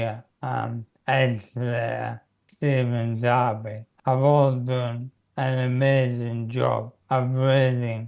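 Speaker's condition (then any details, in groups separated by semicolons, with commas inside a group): Motor neurone disease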